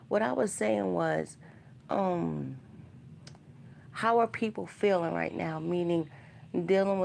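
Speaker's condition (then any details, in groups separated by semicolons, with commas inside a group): No condition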